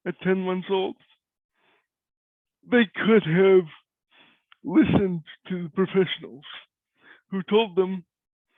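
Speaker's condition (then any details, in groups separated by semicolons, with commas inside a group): Cerebral palsy; cannot walk; voice is different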